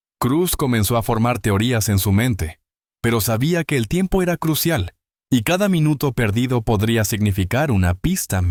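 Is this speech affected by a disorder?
No.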